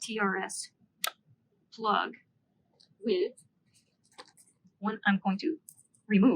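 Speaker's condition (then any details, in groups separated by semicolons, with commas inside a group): No condition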